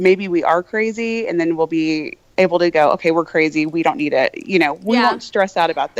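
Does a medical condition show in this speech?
No.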